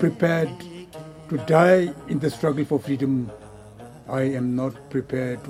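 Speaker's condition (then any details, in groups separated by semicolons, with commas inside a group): No condition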